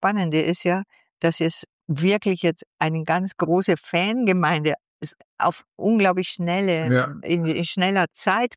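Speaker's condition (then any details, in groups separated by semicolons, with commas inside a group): No condition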